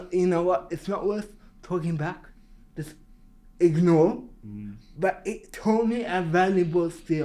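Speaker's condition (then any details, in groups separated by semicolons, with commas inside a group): Cerebral palsy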